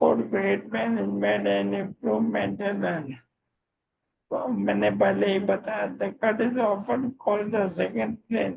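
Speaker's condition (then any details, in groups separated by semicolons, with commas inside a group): Motor neurone disease; voice strong and loud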